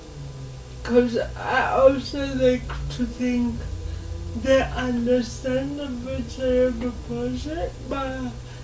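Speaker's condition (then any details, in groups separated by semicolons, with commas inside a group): Cerebral palsy; since birth, affects muscles and joints, walks and moves independently, early intervention and therapy in childhood; slow speaker, listeners take time to understand, speaks verbally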